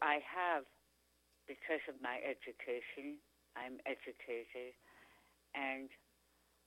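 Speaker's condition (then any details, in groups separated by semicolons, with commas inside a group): Tongue cancer; stage 4 tongue cancer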